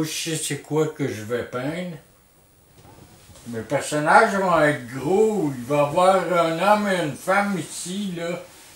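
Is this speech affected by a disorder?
Yes: traumatic brain injury; surgery.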